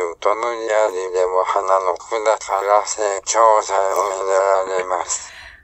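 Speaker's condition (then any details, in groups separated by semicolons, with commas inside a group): ALS, speech-generating device; ventilator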